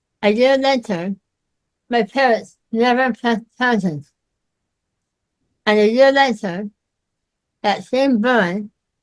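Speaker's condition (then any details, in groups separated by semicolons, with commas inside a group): Myasthenia gravis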